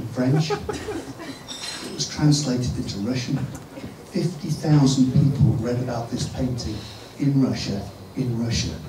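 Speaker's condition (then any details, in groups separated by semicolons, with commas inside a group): No condition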